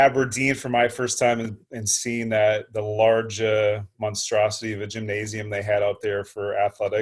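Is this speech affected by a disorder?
No.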